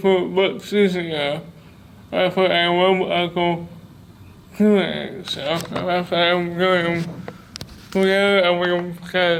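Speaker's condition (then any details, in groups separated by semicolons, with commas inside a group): Cerebral palsy; body affected; speech disability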